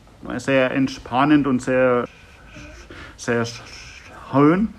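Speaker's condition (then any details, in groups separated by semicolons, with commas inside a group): Stuttering; developmental, lifelong, possibly inherited, father stuttered, brother fluent, logopedic speech therapy, constant since second grade; severe stuttering, poor simultaneous coordination of breath, tongue, lips and speech; choppy, repetitions, blocks, none when singing, milder talking to pet, throat sometimes hurts; repeated sounds, repeated words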